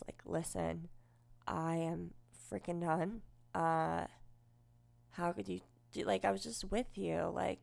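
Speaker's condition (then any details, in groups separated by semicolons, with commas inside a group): Cleft lip and palate; unilateral left-sided, congenital, nasal passage through lip and palate, lip adhesion at 16 weeks, childhood hospitalizations, dental impressions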